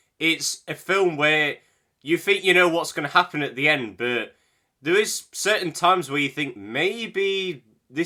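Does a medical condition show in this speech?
No.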